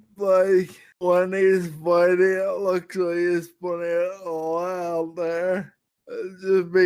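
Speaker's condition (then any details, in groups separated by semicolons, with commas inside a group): Friedreich's ataxia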